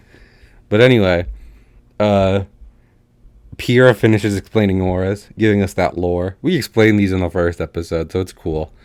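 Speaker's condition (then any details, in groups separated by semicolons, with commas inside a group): No condition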